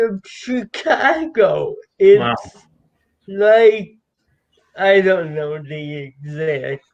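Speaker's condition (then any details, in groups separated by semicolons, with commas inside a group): Cerebral palsy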